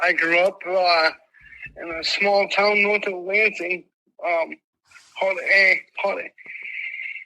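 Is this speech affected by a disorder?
Yes: mild cerebral palsy; speech impediment.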